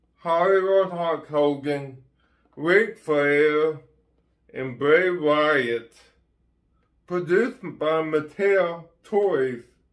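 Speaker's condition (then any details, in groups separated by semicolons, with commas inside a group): Ataxic cerebral palsy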